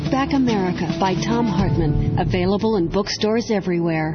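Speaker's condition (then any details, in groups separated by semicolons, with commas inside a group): No condition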